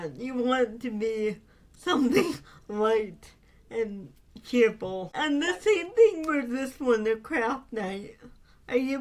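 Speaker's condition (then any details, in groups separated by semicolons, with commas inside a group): Cerebral palsy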